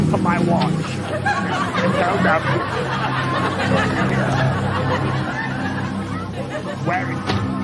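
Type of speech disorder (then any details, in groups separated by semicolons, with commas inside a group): None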